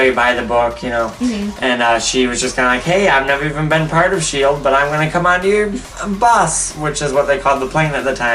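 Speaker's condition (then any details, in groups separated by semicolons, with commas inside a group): No condition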